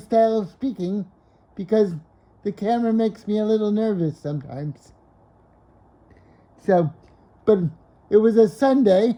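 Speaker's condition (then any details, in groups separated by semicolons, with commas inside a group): Cerebral palsy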